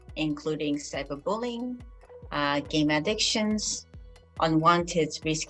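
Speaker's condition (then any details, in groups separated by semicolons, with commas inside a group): No condition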